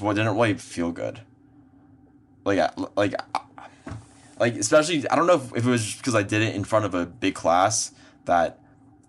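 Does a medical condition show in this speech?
Yes: stuttering; stuttering since childhood, first years repeated syllables, later blocking; age 20, cognitive behavioral therapy for stutter-related anxiety, past speech therapy, breathing work; always blocks on own name, fluent stretches then blocks, blocking tied to anxiety; here repeated sounds, repeated words.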